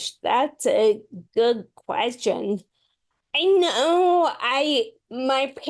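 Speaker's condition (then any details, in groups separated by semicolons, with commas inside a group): Friedreich's ataxia; progressive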